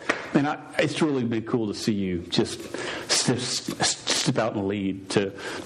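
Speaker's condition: Stuttering; long-standing stutter, present over 24 years, once fought calling to teach because unable to talk; says words would come out all wrong and different if he tried witnessing speech; repeated sounds, prolonged sounds

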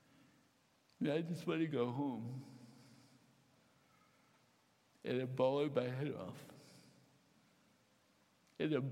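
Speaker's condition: Cerebral palsy, mild; can't speak right

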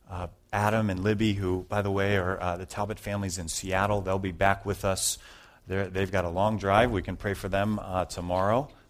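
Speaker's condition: No condition

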